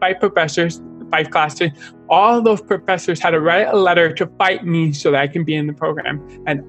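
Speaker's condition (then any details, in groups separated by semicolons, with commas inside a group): Deafness; born deaf both ears, implant at 13, speech therapy ages 2-3 to 10-11, redone after implant; struggles with speaking, no full sentences until age five, sign language learned later, still has accent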